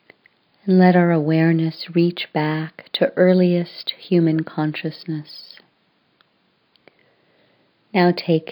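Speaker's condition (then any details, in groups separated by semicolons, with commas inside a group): No condition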